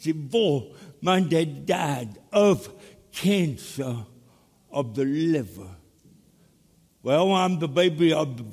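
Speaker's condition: Cerebral palsy; speech impediment

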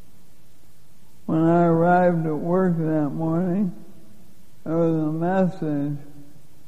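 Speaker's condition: Lou Gehrig's disease; given 3 to 5 years to live

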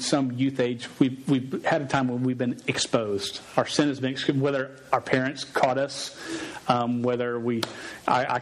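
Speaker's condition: Stutter; probably present in childhood; sometimes unable to say own name in public; repeated words, prolonged sounds

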